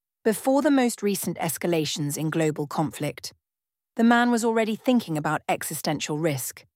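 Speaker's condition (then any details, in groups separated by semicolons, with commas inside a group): No condition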